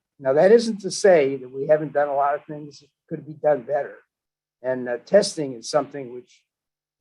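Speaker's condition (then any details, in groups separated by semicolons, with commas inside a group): No condition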